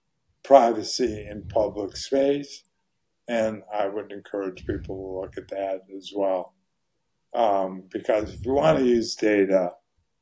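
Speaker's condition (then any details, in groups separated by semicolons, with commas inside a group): ALS; voice very hoarse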